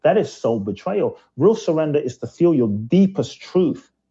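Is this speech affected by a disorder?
No.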